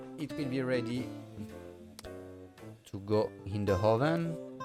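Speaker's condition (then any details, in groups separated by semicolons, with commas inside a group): No condition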